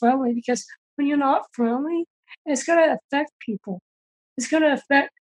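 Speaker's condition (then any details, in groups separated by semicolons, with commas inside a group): Down syndrome; congenital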